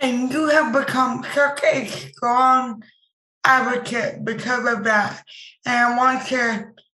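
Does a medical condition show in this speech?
Yes: impaired speech; speech disability; described to interpreter as speech disability, does not impede speaking.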